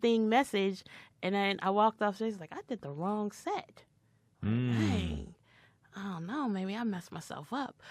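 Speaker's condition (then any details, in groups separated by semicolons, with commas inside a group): No condition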